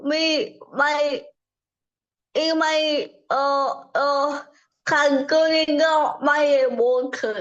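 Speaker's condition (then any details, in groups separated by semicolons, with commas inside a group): Cerebral palsy; from birth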